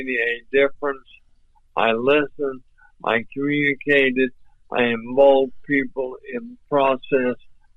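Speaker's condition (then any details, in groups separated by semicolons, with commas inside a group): ALS; voice off but clear and understandable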